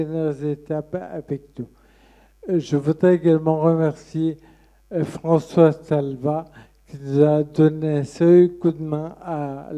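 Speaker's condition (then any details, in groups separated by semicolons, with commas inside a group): Friedreich's ataxia; effortful speech, effort to stand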